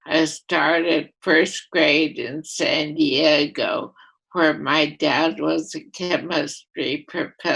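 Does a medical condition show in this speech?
Yes: primary lateral sclerosis; voice affected.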